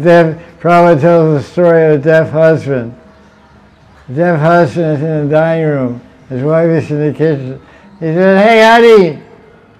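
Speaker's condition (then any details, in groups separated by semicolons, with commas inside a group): Deafness; fluent spoken lecture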